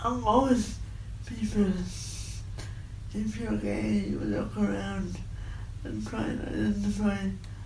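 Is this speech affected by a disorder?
Yes: cerebral palsy; uses wheelchair.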